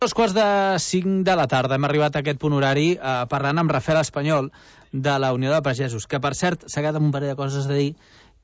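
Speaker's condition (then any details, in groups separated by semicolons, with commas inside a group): No condition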